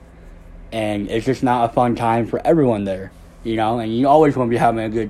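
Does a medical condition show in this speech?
Yes: cleft lip and palate; one more surgery left, doing well.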